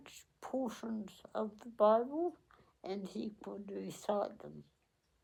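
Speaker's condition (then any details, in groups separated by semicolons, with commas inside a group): Cerebral palsy; onset at 8 days old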